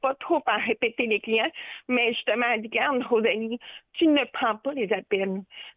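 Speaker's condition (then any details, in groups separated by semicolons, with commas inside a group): Deafness with cochlear implant; hard of hearing with implant, hears nothing without it, trouble with phone, deep voices, fast talkers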